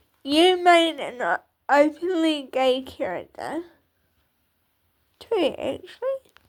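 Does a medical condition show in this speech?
Yes: cerebral palsy.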